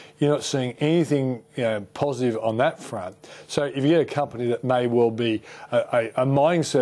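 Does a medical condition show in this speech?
No.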